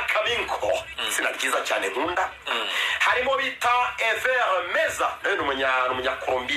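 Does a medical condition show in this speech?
No.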